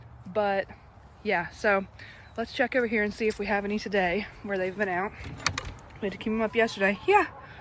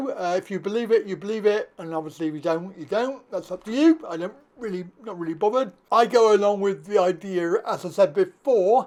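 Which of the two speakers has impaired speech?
The second: cerebral palsy; lifelong, back operation; can slur words, audible in voice tone.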